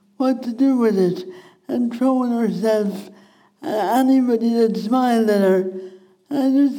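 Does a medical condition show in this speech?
Yes: speech impediment; wheelchair user, wears glasses; talks either too slow or too fast, hard to understand when too fast and animated.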